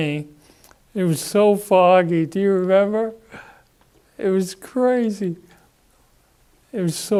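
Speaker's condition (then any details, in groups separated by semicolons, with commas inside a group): Parkinson's disease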